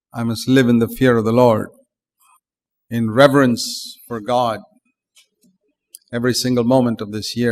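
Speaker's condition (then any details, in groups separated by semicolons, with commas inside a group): No condition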